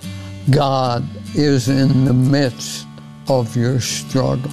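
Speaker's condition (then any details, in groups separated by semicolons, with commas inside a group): ALS; progressive ALS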